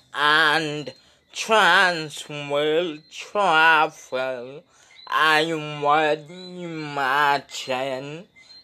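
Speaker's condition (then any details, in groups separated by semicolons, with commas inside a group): Speech impediment; no speech therapy yet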